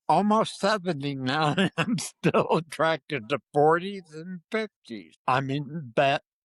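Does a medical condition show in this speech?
Yes: Parkinson's disease.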